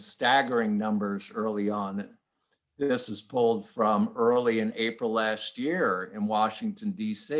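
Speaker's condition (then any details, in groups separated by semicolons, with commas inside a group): No condition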